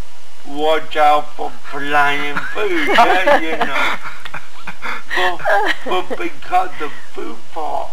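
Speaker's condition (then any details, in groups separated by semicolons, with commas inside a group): Cerebral palsy; affected by oxygen deprivation at birth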